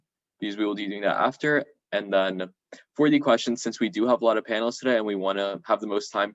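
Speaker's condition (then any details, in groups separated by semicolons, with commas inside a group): No condition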